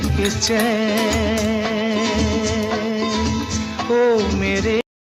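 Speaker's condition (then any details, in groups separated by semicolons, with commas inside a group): No condition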